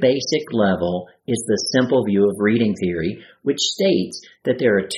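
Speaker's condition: No condition

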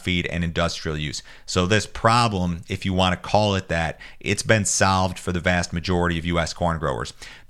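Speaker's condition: No condition

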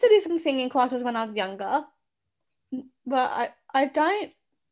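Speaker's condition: Down syndrome; spoke at UN

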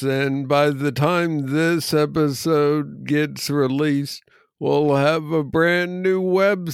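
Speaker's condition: Parkinson's disease, young onset

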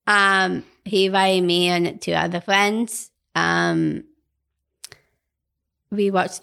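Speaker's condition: Down syndrome; adult woman

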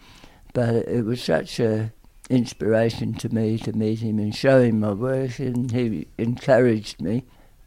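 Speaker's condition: Tongue cancer; aggressive tongue cancer, radiotherapy and chemotherapy, stomach feeding tube for swallowing problems after treatment; lasting speech and swallowing problems, still present to a certain extent

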